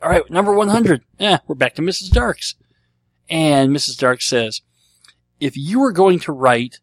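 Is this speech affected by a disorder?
Yes: cleft lip and palate; cleft lip and palate since birth, treated as a baby.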